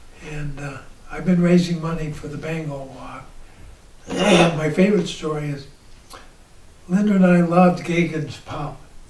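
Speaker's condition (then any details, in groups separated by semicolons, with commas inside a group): ALS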